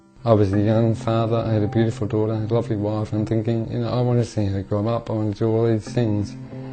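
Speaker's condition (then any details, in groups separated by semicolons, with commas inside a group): Motor neurone disease; degenerative; about five years since diagnosis, progressing, hard to stand, move, use hands; voice worsening, breathing stable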